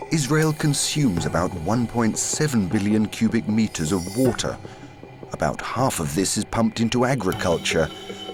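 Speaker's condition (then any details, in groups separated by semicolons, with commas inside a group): No condition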